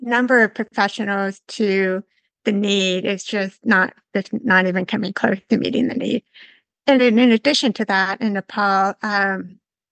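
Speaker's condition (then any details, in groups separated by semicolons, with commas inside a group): Severe to profound hearing loss; diagnosed in England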